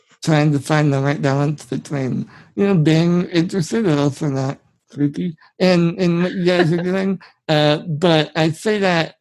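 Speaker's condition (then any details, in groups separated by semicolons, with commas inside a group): Spinal muscular atrophy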